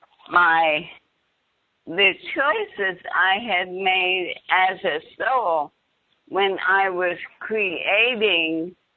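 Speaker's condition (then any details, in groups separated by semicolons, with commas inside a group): ALS, bulbar palsy; bulbar onset, throat, tongue, cheeks, then upper arms, diagnosed after 18 months, Deanna protocol slowing progression; voice affected, husband Larry fills in details; faltering voice as first symptom, throat problems first treated as H. Pylori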